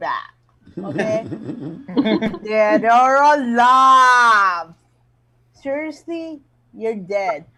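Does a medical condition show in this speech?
Yes: mild cerebral palsy; mild, born prematurely, helmet and braces in childhood; mild, in therapy.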